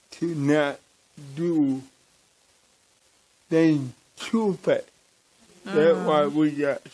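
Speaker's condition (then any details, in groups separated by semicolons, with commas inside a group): Cerebral palsy; from birth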